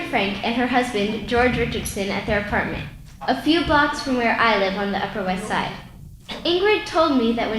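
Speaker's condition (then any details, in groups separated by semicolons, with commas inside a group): No condition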